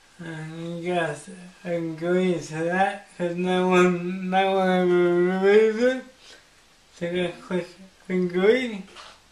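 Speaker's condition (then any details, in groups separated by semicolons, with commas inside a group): Cerebral palsy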